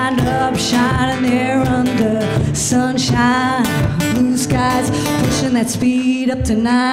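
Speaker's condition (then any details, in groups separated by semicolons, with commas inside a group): No condition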